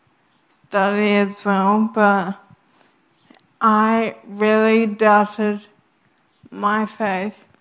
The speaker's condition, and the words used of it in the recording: Ataxia. Condition, if I quiet then I can't speak.